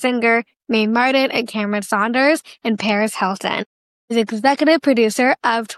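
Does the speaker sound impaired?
Yes: Down syndrome; duplicate of the 21st chromosome.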